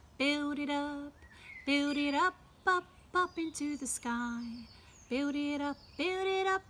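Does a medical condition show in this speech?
No.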